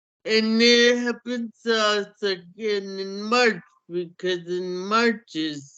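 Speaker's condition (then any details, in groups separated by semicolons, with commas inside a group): Cerebral palsy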